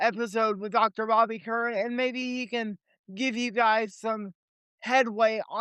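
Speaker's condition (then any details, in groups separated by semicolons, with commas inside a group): Cerebral palsy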